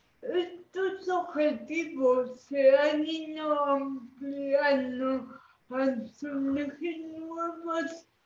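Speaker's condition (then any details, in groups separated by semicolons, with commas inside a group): Cerebral palsy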